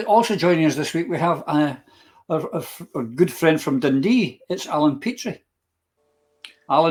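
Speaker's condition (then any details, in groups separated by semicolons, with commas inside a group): No condition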